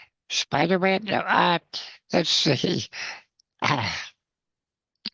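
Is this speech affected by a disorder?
Yes: spinal muscular atrophy.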